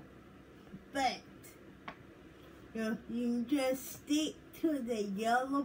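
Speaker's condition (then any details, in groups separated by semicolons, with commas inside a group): Cerebral palsy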